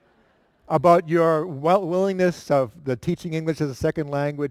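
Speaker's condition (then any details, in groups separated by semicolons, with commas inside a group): No condition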